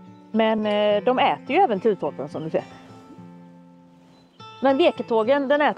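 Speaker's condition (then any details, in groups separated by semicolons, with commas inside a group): No condition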